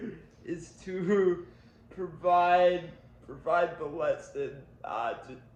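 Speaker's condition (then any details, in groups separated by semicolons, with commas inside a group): Cerebral palsy; powered wheelchair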